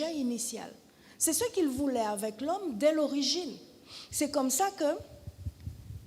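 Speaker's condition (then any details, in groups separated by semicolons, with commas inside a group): No condition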